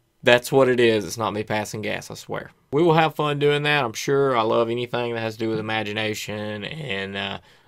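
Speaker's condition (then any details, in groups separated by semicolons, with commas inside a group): No condition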